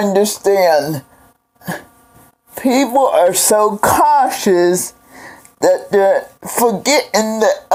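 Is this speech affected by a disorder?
Yes: cerebral palsy; several unnoticed strokes.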